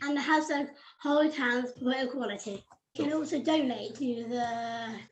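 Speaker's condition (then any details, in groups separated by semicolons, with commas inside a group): Down syndrome; congenital, infant heart failure, heart surgery in infancy, stopped breathing as baby and resuscitated, chest problems, pneumonia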